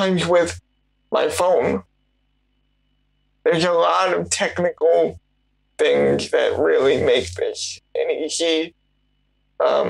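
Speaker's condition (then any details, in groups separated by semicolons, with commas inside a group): Cerebral palsy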